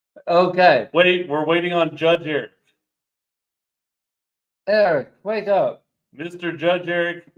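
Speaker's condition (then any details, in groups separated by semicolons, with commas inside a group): ALS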